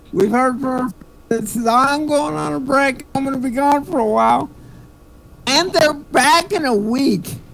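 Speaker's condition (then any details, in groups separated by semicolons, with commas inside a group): Cerebral palsy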